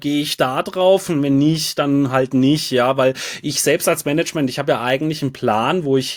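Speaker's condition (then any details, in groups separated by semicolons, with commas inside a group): No condition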